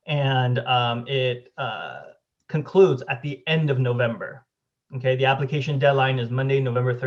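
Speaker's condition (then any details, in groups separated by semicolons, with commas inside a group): No condition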